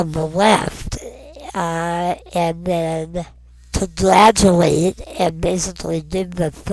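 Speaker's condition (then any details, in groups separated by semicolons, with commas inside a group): Non-progressive muscular dystrophy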